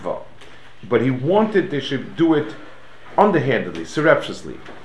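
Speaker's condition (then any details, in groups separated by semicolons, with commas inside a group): No condition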